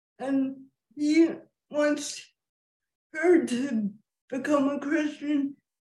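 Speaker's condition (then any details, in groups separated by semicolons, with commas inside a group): Cerebral palsy, quadriplegia; drinks and breaks clear throat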